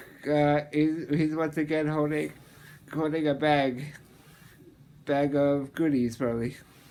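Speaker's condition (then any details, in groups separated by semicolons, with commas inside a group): Muscular dystrophy, Duchenne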